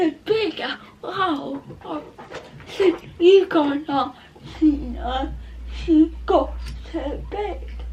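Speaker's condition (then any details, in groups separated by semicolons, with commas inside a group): Cerebral palsy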